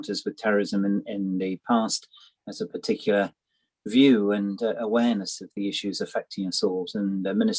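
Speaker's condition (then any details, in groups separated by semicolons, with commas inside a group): No condition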